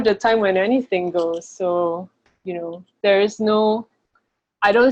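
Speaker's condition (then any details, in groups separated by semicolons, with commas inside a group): No condition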